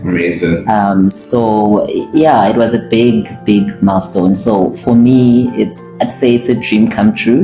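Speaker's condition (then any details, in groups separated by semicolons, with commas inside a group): No condition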